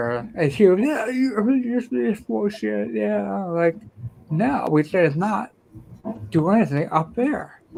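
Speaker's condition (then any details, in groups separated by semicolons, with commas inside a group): Ataxia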